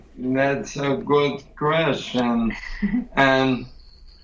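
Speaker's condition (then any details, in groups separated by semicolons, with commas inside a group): ALS; progressive muscle weakness first noticed doing push-ups, initially blamed on accident; weight loss, falls, trouble using hands and arms, can no longer write; sounds drunk to strangers, voice weakened and more bubbling since Camino, wife Steffi helps explain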